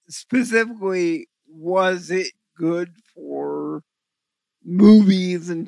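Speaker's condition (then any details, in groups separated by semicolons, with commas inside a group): Cerebral palsy; visual focusing difficulty, eyes weird, trouble focusing with VR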